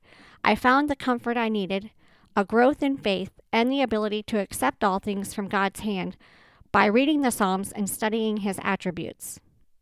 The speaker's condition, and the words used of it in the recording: Cleft palate. That surgery was successful and I finally sounded normal when I talked and had the ability to use a straw, blow up a balloon, and whistle for the first time.